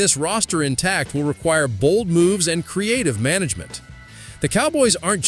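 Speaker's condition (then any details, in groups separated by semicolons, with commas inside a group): No condition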